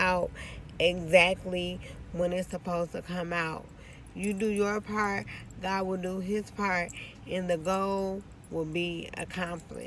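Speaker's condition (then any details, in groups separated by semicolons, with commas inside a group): Cerebral palsy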